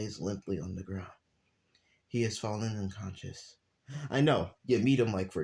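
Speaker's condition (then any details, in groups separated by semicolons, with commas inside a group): No condition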